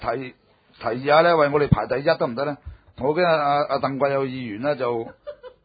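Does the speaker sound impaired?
No.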